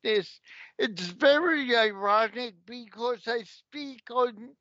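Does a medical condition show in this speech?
Yes: cerebral palsy; slow walking, takes a while to walk off stage; a little unique in delivery and style.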